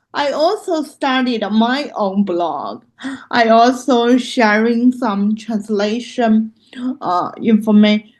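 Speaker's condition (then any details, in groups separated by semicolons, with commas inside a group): Cerebral palsy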